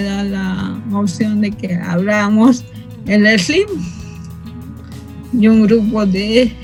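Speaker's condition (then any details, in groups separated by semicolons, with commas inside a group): Cerebral palsy from birth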